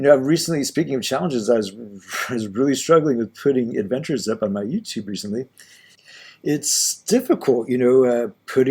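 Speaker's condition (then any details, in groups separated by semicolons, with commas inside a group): No condition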